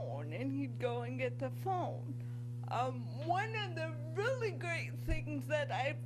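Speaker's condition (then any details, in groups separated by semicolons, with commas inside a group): Cerebral palsy; from birth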